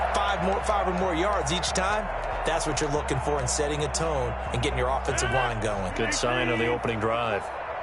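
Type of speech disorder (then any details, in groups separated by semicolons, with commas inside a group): None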